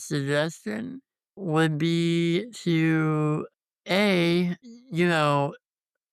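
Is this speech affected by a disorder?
Yes: congenital muscular dystrophy; tracheostomy.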